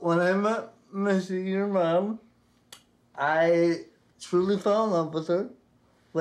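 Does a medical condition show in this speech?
Yes: cerebral palsy.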